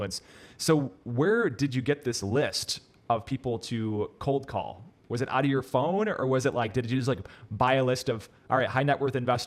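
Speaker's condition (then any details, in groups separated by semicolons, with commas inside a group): No condition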